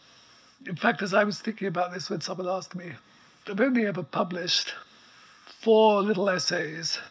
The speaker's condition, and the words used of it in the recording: ALS (motor neuron disease). Still got a voice and it's working perfectly well.